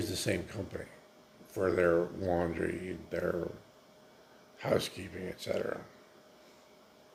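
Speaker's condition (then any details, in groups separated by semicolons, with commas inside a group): Multiple sclerosis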